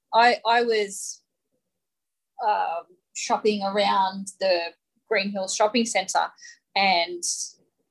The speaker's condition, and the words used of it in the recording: Aphasia. So it affects communication, talking, reading, writing, comprehension.